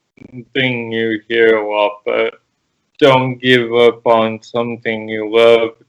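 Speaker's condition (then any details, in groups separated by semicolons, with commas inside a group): Cerebral palsy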